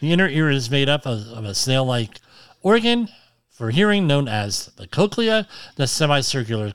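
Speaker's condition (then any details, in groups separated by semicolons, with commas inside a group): Cleft lip and palate; formerly unintelligible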